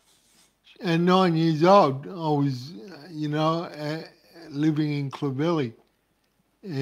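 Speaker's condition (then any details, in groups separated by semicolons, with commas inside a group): Cerebral palsy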